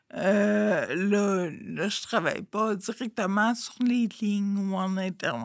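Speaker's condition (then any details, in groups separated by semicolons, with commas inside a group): Friedreich's ataxia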